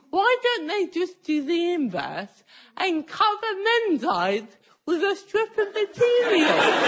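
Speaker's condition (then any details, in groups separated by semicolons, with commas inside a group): Cerebral palsy; speech impediment, not always understood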